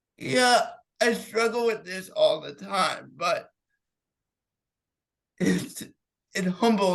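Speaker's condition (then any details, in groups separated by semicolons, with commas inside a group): Cerebral palsy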